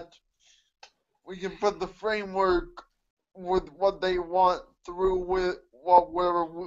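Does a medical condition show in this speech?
Yes: cerebral palsy; mixed quadriplegia.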